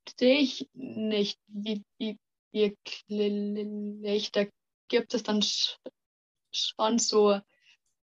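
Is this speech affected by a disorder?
Yes: stuttering; stuttering since kindergarten age, many logopedists and speech therapists, stuttering therapy groups with other stutterers; 18 years old, fighting stuttering less with pressure and resistance; part-word and word repetitions, we wegzulaufen; here repeated sounds, repeated words, prolonged sounds, blocks.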